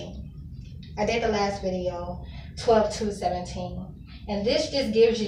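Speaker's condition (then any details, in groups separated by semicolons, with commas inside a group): No condition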